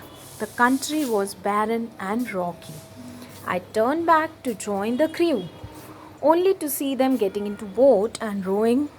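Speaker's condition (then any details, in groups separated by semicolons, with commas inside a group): No condition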